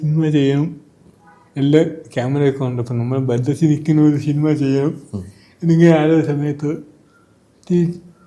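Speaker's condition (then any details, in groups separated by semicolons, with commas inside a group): Cerebral palsy; from birth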